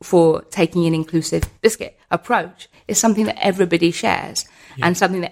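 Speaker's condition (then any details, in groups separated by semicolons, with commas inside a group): Tourette's syndrome; frequent vocal tics interrupting speech, hedgehog, sausage, cats, occasional longer phrase tics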